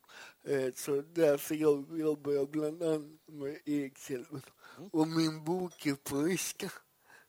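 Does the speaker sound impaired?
Yes: cerebral palsy; struggled with self-care as a child.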